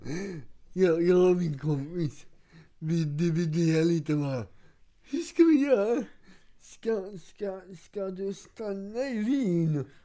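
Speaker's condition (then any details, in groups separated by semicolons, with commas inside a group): Cerebral palsy; wheelchair user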